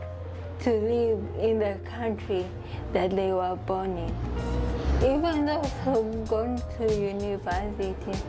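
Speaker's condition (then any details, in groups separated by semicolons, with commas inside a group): Cerebral palsy; from birth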